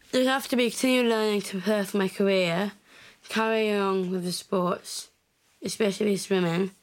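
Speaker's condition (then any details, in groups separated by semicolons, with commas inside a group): Down syndrome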